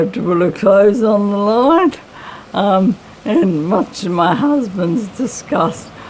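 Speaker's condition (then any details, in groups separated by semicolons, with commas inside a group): MND; limb onset, legs and arms; slow progressing, cannot stand or sit independently, voice banking; voice slightly raspy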